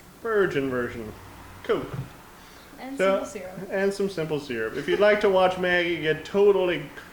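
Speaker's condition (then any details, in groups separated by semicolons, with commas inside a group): No condition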